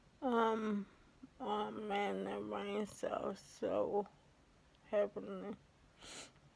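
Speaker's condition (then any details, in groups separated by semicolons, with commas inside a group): ALS; affects hands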